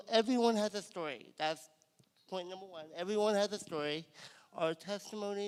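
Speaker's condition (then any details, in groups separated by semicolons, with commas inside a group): Cerebral palsy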